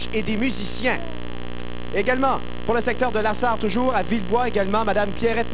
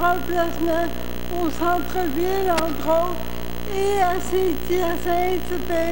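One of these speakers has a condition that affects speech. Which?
The second: cerebral palsy.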